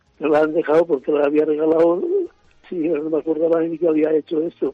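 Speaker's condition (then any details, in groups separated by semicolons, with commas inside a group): Parkinson's disease; Parkinson's disease diagnosed six months after retirement, a brain disorder affecting movement; age 77, 12 years since diagnosis, followed by neurologist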